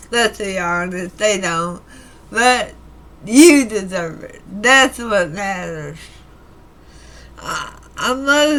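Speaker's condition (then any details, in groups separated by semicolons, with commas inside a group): Throat cancer radiation damage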